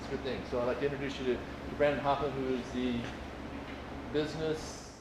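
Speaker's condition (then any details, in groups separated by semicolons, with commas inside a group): No condition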